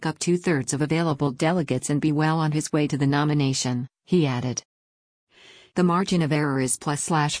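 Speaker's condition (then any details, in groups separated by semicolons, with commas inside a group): No condition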